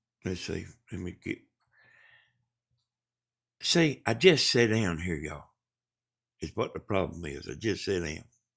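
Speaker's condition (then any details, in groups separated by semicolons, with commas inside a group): Brain bleed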